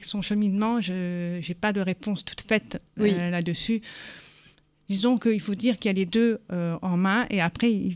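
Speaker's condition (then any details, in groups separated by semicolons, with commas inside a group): Born deaf; congenital deafness, heard no sound at birth, hearing aid, lip reading, sign language learned in high school; learned to speak through years of speech therapy, learned p/b distinctions, speaks like hearing person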